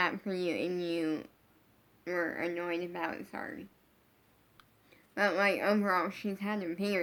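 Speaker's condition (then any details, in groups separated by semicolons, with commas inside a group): Brain injury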